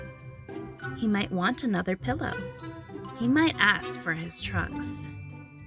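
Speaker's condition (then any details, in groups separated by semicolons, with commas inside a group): No condition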